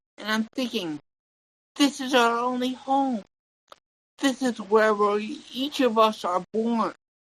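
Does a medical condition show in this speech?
Yes: cerebral palsy; tongue and legs.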